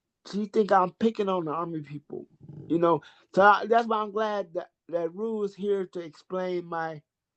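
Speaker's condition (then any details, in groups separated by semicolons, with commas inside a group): Cerebral palsy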